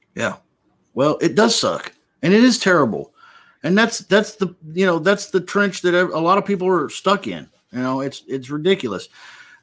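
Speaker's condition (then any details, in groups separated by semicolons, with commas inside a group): No condition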